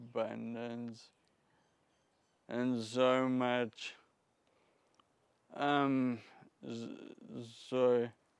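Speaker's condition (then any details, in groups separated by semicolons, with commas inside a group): Friedreich's ataxia; progressive, speech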